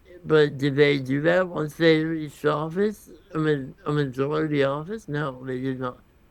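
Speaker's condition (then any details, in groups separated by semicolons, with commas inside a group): Congenital muscular dystrophy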